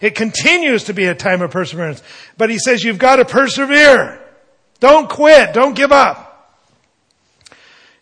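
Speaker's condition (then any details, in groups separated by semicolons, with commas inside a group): No condition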